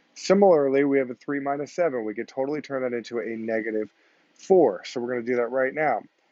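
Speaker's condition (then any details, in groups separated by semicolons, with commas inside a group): No condition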